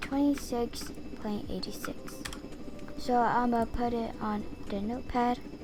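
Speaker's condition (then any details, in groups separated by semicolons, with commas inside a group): No condition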